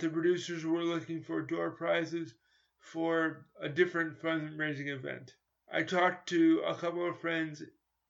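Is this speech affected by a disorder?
Yes: cerebral palsy; spastic type, born two months premature.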